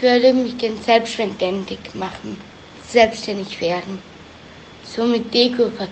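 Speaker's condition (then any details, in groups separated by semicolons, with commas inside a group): Down syndrome; trisomy 21, congenital, chromosome 21 present three times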